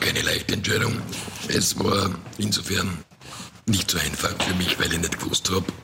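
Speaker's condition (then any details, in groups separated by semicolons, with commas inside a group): Laryngectomy with voice prosthesis, total laryngectomy with voice prosthesis; recurrent benign throat growths since 2018 harming voice, breath, laryngectomy April by Professor Dietz, Leipzig; months after laryngectomy, after 2.5-month speech pause, intensive voice training, breathing improved, finger-free speech expected September; prosthesis voice formed in esophagus, not electronic, finger presses prosthesis, speaking easier than before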